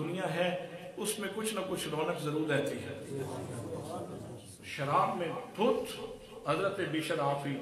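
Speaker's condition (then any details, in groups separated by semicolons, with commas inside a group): No condition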